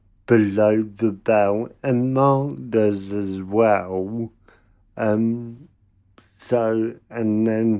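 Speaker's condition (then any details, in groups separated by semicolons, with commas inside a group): Cerebral palsy; congenital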